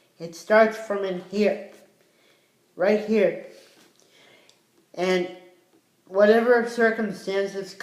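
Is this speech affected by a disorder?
Yes: cerebral palsy.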